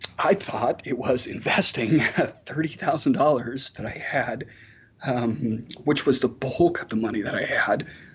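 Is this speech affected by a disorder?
Yes: spasmodic dysphonia; voice changes began about 10 years ago, progressively worse over following year, many doctors missed diagnosis; slightly better over 10 years, can manipulate certain words and vocal cords to produce sound; vocal cords break open when speaking, breathy on certain syllables, can still communicate and be heard.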